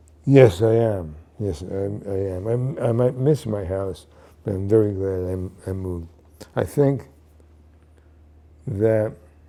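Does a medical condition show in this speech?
Yes: Parkinson's disease.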